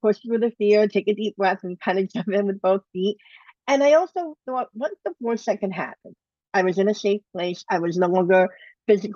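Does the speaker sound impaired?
Yes: bilateral cleft lip and palate; congenital bilateral cleft lip and palate, over 20 surgeries from two months to late twenties; surgeries ended in late twenties.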